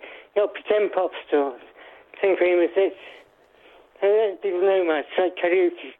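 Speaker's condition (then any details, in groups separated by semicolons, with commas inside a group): Parkinson's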